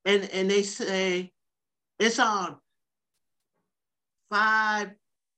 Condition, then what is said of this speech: Aphasia. No, because I'm, I'm telling you, you know, I can speak, and but but when I t- when I talk to people, my aphasia come out.